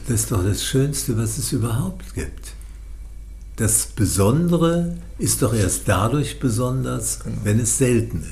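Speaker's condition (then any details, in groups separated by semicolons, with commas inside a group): Parkinson's disease; treated by professor Jens Volkmann in Würzburg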